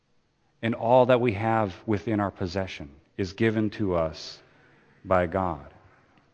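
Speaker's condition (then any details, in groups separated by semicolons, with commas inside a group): No condition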